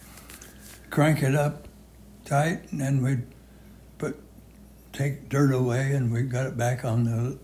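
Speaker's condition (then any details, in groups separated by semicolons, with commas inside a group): Parkinson's, severe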